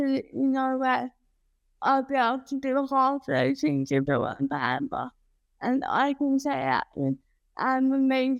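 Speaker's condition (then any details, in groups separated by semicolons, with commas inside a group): Cerebral palsy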